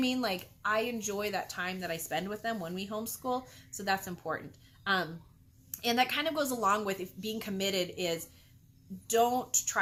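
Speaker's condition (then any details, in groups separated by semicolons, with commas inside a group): No condition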